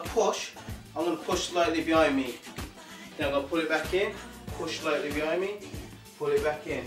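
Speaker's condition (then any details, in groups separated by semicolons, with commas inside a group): No condition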